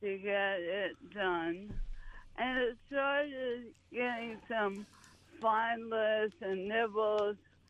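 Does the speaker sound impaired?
Yes: ALS; terminal, symptoms from early 2023, diagnosed after at least six months, walking distance steadily declining; great difficulty speaking, speech garbled, still talking and swallowing food.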